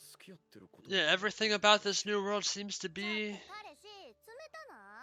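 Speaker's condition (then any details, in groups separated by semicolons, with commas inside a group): No condition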